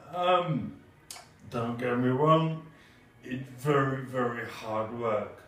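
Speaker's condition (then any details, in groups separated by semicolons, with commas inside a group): Cerebral palsy; from birth, used one crutch; 5 years as wheelchair user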